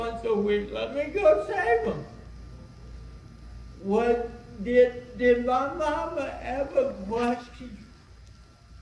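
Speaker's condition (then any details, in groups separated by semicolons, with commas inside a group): Cerebral palsy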